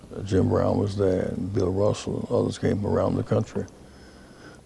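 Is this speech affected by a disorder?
Yes: Parkinson's disease; speech therapy.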